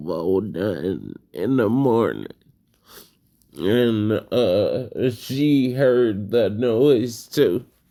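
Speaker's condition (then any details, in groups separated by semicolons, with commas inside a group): Cerebellar degeneration and ataxia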